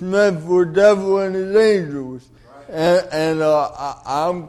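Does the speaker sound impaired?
Yes: cerebral palsy; delayed development.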